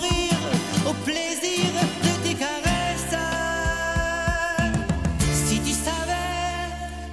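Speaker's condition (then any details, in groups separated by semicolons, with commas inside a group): No condition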